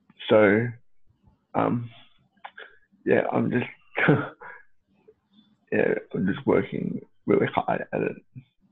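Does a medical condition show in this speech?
Yes: cerebral palsy.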